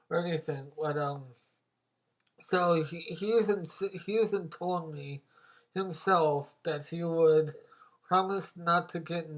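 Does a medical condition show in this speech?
Yes: mobius syndrome.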